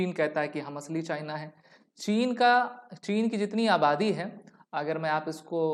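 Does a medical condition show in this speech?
No.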